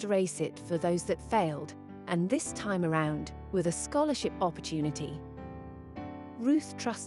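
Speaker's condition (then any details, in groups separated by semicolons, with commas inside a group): No condition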